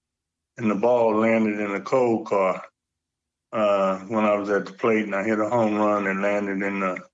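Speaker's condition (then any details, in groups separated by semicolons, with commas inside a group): Parkinson's; Parkinson's disease for quite a while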